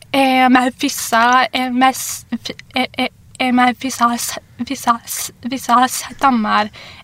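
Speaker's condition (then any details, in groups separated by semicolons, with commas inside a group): Stuttering; long-standing stutter; cannot control stutter at all, nervousness sometimes worsens it, unpredictable, random, differs from other guest's stutter; repeated sounds, repeated words, prolonged sounds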